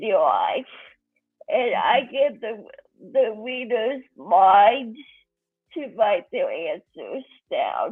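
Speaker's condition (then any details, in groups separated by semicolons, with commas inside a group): Cerebral palsy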